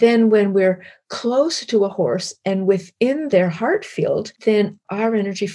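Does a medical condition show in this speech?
No.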